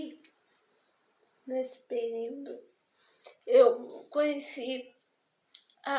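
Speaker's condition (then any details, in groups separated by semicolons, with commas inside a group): Spastic diplegic cerebral palsy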